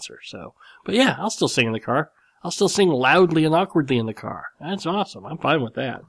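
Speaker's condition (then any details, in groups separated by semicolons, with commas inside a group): Cleft lip and palate; nose still slightly crooked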